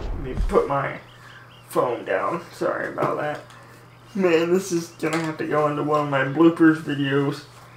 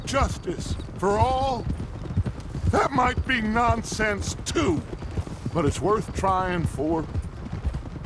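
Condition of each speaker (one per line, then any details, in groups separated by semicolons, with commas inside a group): Cerebral palsy, mild; affects muscle movement, intellect unaffected, eight major surgeries; speech sometimes affected
No condition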